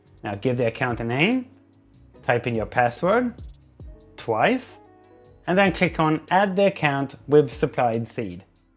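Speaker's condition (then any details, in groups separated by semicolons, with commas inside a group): No condition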